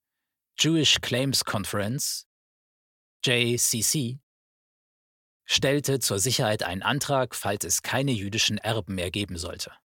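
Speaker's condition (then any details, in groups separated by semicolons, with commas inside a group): No condition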